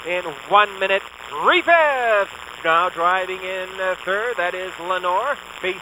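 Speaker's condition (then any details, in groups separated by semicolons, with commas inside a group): No condition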